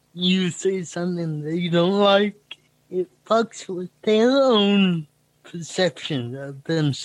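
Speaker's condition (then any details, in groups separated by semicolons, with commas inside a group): Cerebral palsy; speaking time predictable on stage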